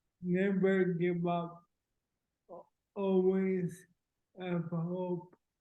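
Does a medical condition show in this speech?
Yes: cerebral palsy.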